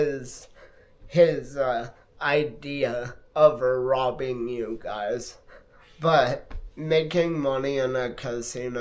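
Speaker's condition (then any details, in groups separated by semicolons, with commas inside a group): Multiple sclerosis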